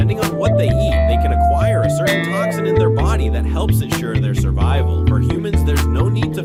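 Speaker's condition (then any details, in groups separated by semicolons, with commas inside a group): No condition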